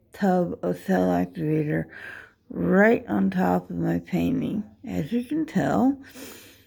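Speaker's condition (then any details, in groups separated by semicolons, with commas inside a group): Dystonia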